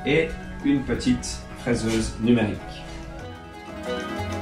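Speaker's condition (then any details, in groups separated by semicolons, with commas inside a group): No condition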